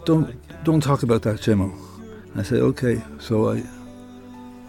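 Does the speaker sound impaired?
Yes: Parkinson's disease; diagnosed about 10 years ago, progressive, expected to worsen; aches and pains, various tremors, fingertip trouble with buttons, hallucinations, hard first morning hour needing dopamine.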